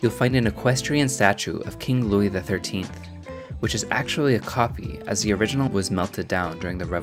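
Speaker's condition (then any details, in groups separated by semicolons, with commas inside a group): No condition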